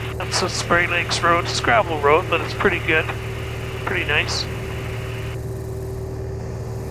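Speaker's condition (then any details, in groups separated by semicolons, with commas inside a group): No condition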